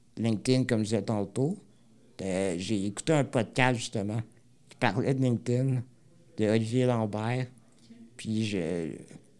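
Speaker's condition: Spinal muscular atrophy type 2; wheelchair user

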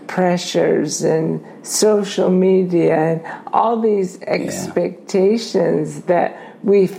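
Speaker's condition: ALS; diagnosis took a year, onset with falling while running and a limp, legs and arms basically paralyzed; tongue weakness, sounds as if after a couple glasses of wine

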